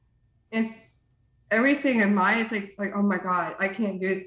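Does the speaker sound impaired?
Yes: Down syndrome.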